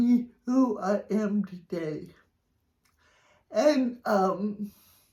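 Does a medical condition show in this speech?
Yes: cerebral palsy.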